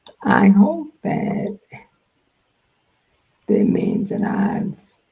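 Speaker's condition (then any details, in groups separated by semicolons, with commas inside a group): Multiple sclerosis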